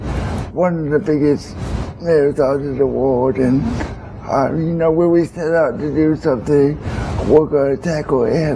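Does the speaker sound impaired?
Yes: cerebral palsy; congenital, since birth, told at early age would never talk or use bathroom; rides in specialized wheelchair pushed by brother Brent, kayak towed by Brent, 300-pound tandem bicycle; early prediction of no speech, now speaks in interview.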